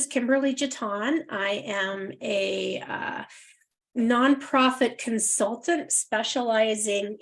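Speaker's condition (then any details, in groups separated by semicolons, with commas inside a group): No condition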